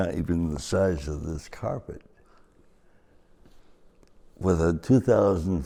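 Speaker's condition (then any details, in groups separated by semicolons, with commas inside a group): Cerebral palsy; from birth; able to hike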